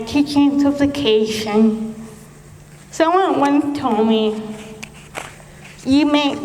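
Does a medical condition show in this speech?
Yes: cerebral palsy; speech.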